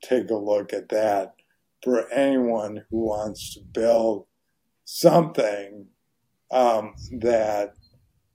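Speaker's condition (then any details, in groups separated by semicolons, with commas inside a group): ALS; voice very hoarse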